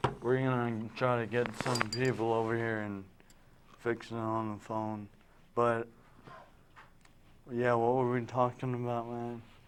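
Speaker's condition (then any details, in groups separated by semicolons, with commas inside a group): Traumatic brain injury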